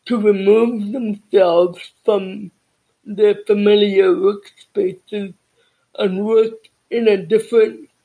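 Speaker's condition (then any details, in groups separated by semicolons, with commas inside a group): Deafness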